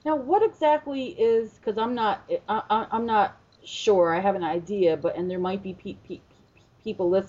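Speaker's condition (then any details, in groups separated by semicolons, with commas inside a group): Stuttering; stuttering since childhood, kept hidden in childhood due to critical, yelling father; formerly avoided speaking situations, speechless at first self-help group meeting, said name and stutter by fourth or fifth; repeated sounds, repeated words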